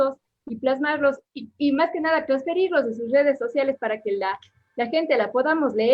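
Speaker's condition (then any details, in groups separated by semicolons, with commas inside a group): No condition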